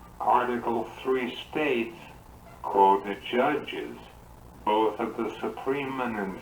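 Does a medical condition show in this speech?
Yes: cerebral palsy; uses wheelchair.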